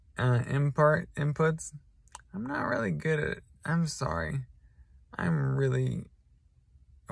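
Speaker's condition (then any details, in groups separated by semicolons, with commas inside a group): Traumatic brain injury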